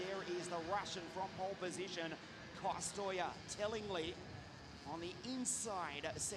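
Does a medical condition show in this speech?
No.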